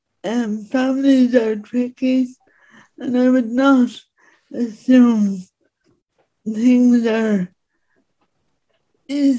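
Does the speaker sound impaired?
Yes: speech impediment; speaks in own way without modifying accent.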